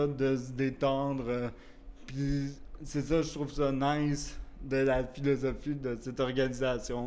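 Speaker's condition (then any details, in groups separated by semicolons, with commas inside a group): Cerebral palsy; wheelchair use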